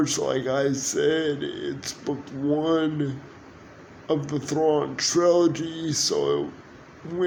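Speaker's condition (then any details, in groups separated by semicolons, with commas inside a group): Cerebral palsy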